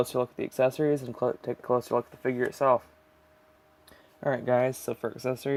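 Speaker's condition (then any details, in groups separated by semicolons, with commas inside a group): No condition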